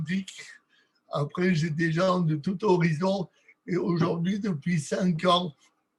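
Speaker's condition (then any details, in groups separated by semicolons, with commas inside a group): Cerebral palsy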